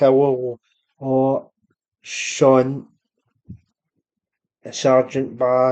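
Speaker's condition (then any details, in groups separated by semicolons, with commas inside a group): Cerebral palsy; unable to walk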